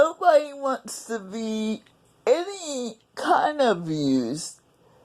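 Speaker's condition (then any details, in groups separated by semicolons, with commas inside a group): Cerebral palsy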